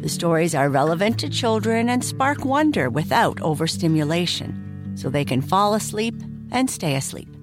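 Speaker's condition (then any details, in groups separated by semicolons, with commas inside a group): No condition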